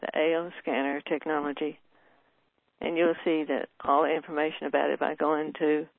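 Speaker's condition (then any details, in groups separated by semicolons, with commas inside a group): Parkinson's disease; tremor in right hand, stiff right fingers; shaky voice, voice getting better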